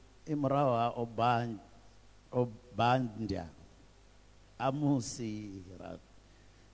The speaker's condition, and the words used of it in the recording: None; typical speech.